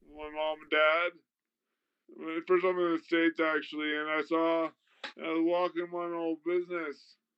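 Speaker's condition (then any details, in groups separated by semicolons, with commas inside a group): Traumatic brain injury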